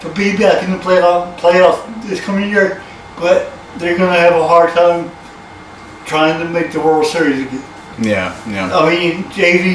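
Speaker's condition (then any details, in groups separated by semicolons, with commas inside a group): Cerebral palsy; from birth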